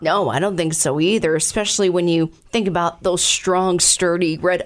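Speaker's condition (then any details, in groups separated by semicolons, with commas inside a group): No condition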